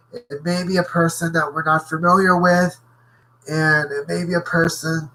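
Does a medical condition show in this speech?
Yes: cerebral palsy.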